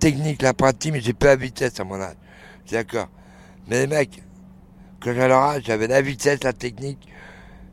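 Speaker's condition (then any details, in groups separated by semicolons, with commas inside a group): Throat cancer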